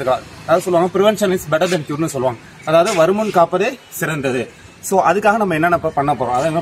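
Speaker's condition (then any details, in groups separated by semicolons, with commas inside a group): No condition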